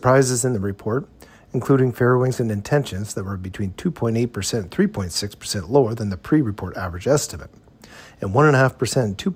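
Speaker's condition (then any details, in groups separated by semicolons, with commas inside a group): No condition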